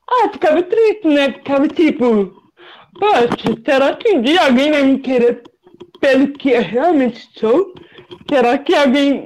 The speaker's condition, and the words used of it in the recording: Cerebral palsy. Porque assim, as pessoas me veem eu mexi, mexendo a cabeça, parando um pouco enrolado, só que eu não vejo, eu não sinto isso.